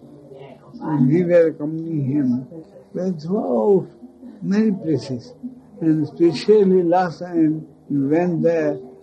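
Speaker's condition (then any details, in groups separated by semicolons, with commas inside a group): Speech loss after head injury; speech lost after accident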